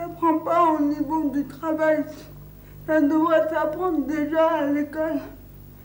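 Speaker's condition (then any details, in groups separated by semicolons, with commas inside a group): Cerebral palsy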